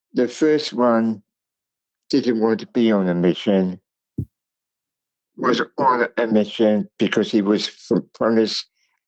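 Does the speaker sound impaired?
Yes: cerebral palsy; speech impairment.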